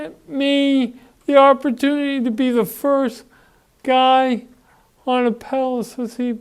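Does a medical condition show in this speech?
Yes: Parkinson's disease.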